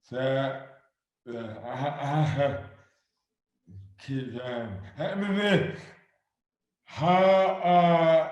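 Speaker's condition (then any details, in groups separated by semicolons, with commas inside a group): Dystonia; affects hands and speech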